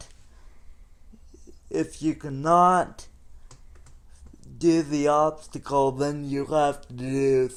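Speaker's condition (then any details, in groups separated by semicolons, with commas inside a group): Cerebral palsy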